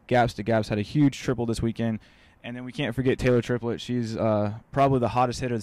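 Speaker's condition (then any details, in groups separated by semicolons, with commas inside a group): No condition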